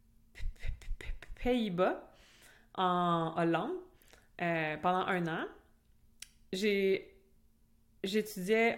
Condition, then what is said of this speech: Stuttering. Parce que des fois, je suis comme, mais comment je prononce ça? Puis là, je veux le prononcer, mais je sens que je vais bégayer.